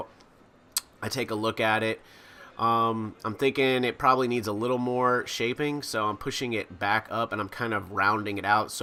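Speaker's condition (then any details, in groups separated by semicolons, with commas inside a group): No condition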